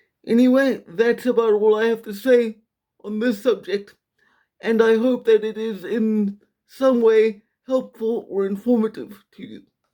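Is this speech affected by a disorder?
Yes: quadriplegic cerebral palsy, severe.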